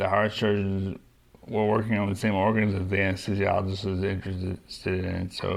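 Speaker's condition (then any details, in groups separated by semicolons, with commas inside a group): Young onset Parkinson's disease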